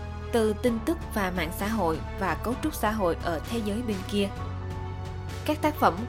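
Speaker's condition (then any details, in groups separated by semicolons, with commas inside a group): No condition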